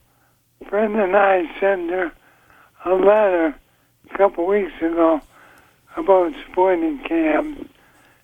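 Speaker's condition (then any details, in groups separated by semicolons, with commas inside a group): ALS; voice getting softer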